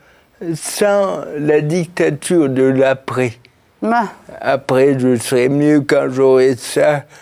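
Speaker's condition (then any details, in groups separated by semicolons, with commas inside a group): Cerebral palsy; since birth, birth injury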